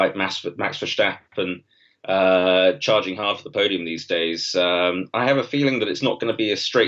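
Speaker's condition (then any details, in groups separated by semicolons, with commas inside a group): No condition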